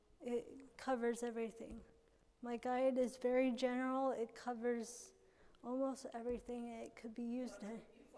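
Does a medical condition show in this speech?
Yes: cerebral palsy.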